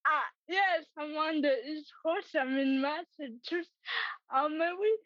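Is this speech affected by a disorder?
Yes: cerebral palsy; types instead.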